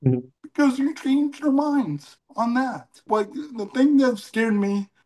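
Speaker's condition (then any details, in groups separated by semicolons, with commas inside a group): Cerebral palsy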